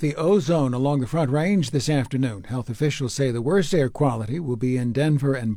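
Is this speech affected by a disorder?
No.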